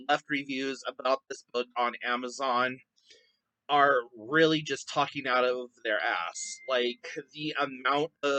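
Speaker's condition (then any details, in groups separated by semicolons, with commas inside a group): No condition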